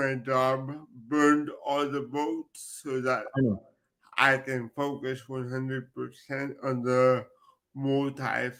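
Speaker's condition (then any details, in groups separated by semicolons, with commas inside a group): Cerebral palsy; cerebral palsy from birth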